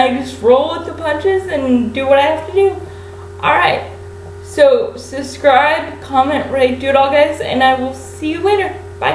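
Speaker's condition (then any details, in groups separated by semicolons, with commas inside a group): Cerebral palsy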